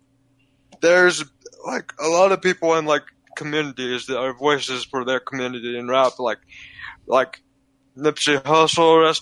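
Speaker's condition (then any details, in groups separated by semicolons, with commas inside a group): Cerebral palsy, physical only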